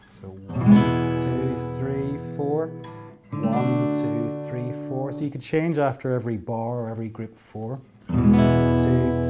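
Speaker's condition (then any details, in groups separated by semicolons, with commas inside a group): No condition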